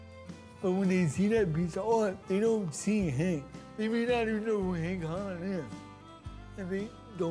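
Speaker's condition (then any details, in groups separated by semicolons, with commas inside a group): Cerebral palsy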